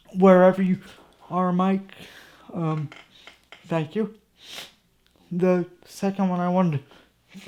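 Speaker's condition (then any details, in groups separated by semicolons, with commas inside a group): Cerebral palsy; from birth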